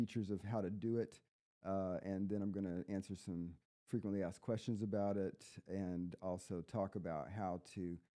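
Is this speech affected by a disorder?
No.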